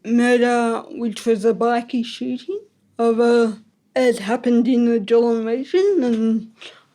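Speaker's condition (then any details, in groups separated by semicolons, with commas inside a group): Ataxic cerebral palsy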